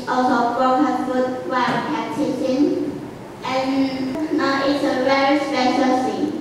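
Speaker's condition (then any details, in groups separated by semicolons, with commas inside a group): Cerebral palsy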